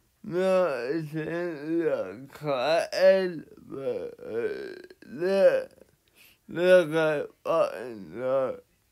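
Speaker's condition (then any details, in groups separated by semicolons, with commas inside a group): Cerebral palsy; one hand affected; atypical speech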